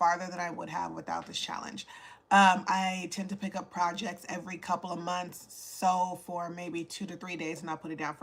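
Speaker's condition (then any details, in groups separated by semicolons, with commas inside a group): No condition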